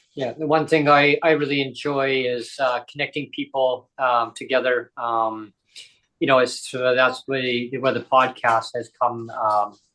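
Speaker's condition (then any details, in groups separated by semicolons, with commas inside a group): No condition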